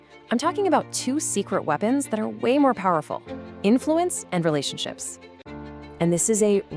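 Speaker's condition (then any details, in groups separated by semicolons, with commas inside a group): No condition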